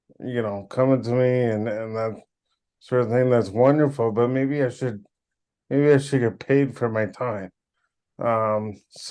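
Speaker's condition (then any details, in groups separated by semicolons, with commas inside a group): Cerebral palsy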